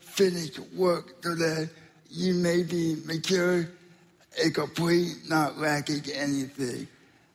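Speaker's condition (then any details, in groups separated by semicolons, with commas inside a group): Spastic quadriplegic cerebral palsy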